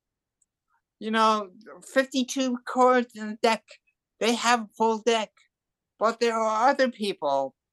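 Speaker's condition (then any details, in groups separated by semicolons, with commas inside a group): Cerebral palsy and hearing loss; wobbly gait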